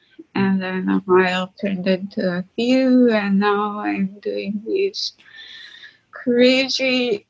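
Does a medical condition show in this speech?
Yes: tracheostomy; facial disfigurement from gunshot wound in suicide attempt at 16, mask worn over 20 years.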